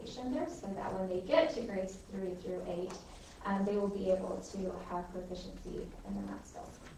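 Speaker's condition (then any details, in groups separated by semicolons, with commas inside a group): No condition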